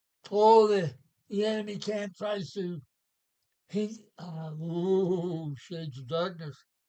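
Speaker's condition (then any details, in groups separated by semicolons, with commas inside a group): Parkinson's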